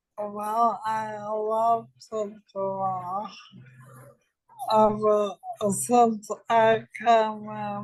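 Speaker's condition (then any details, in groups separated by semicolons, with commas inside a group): ALS; diagnosed almost five years ago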